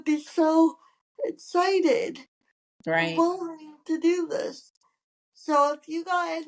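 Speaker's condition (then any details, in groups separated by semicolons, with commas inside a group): Cerebral palsy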